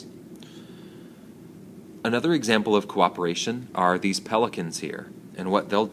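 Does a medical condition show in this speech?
No.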